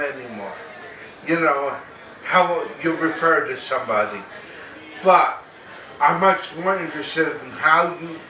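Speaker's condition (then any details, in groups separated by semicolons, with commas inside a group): Cerebral palsy, mild; mainly affects speech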